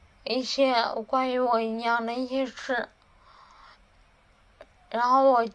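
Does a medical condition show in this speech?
Yes: cerebellar atrophy, hereditary; familial, mother, uncle and aunt died of it, untreatable, slurred speech first, then weak hands, no medication, about ten years given; cannot hold pen, cannot manage stairs or go out alone since COVID, falls; muffled articulation, tongue not nimble, listeners struggle to understand.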